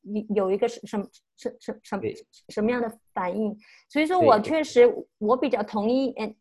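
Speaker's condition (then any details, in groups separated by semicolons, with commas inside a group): Stuttering; since childhood, not yet overcome, may never overcome; no stuttering when talking to self, stutters when talking with others; repeated sounds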